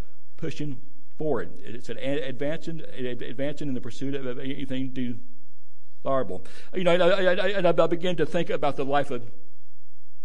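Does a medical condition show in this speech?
Yes: stuttering; worse when trying to stand still; here repeated sounds.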